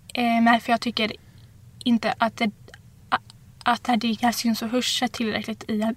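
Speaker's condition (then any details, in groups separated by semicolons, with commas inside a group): Stuttering; long-standing stutter; cannot control stutter at all, nervousness sometimes worsens it, unpredictable, random, differs from other guest's stutter; blocks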